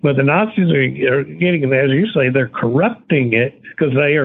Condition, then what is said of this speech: No condition.